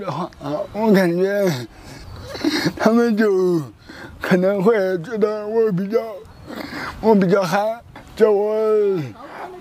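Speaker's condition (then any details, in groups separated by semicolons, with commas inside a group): Cerebral palsy; cerebral palsy diagnosed shortly after birth, stood independently only at 5, first character at 6 with grandmother's help; about 20 years old, uncontrolled hand tremor, slow handwriting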